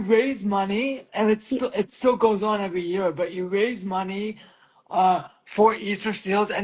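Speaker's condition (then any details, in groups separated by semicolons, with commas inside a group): Cerebral palsy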